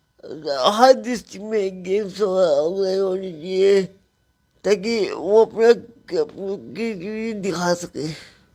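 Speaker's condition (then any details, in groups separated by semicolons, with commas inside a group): Cerebral palsy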